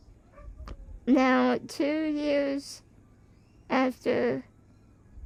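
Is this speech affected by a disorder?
Yes: spinal muscular atrophy type 2.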